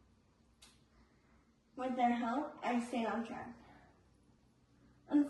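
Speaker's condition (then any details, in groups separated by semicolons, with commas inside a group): Spastic cerebral palsy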